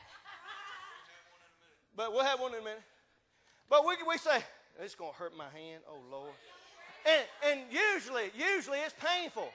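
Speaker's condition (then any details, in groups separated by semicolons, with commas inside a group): No condition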